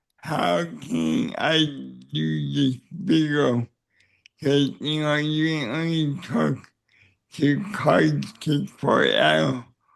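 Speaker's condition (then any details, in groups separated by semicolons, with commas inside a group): Cerebral palsy; neck surgery went badly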